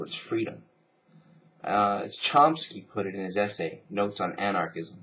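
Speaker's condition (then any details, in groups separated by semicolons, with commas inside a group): No condition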